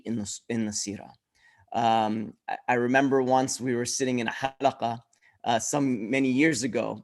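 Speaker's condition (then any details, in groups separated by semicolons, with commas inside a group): No condition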